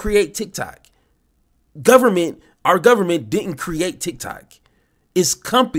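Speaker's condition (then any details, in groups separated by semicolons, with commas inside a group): No condition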